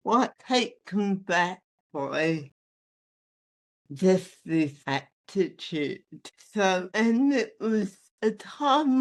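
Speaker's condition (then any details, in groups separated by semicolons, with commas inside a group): Athetoid spastic cerebral palsy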